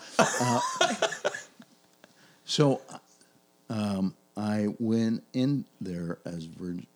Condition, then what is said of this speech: Aphasia. Like, he knows what he wants to say.